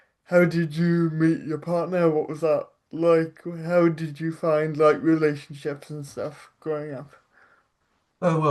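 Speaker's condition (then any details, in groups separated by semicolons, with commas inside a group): Cerebral palsy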